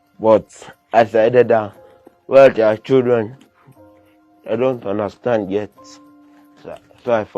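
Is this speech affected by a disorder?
Yes: cerebral palsy.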